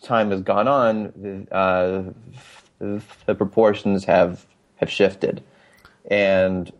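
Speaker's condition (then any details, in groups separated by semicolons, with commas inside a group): Stuttering; formerly on receiving end of stuttering support groups, NSA local chapters; talks more freely about and advertises stuttering, less ashamed since joining Stutter Social hangouts; repeated words, prolonged sounds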